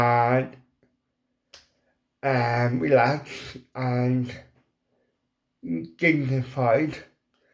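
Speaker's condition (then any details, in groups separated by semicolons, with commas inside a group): Cerebral palsy; mild, ataxic type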